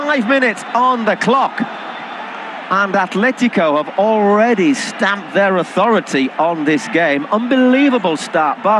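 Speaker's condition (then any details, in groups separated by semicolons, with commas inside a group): No condition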